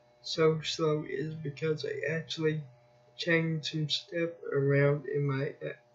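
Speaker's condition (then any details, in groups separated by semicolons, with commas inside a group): Cerebral palsy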